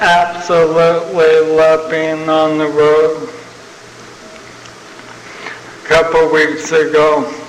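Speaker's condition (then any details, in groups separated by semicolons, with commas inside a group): ALS (Lou Gehrig's disease); no medication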